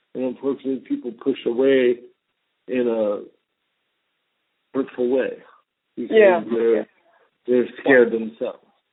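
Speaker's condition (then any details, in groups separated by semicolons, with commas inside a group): Cerebral palsy; present since birth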